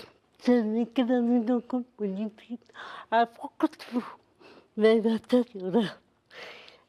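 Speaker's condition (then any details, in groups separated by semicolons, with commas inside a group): Cerebral palsy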